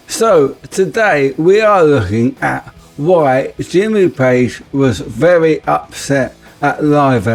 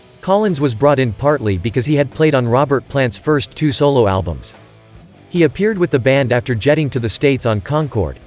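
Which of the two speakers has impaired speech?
The first: ALS; affects emotions, speech, right hand; voice may sound peculiar, speech very hard, uses AI voices.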